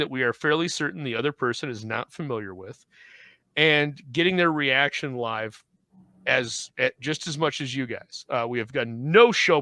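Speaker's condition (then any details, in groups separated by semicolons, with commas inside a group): No condition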